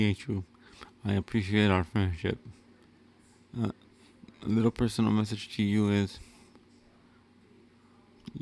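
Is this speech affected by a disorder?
Yes: cerebral palsy; wheelchair user.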